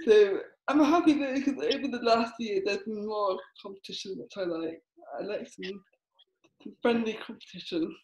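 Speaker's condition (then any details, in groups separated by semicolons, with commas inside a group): Cerebral palsy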